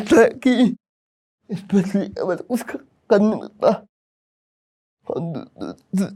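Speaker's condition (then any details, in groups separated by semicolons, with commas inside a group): Cerebral palsy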